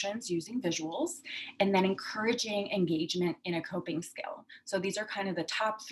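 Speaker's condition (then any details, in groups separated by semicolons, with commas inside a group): No condition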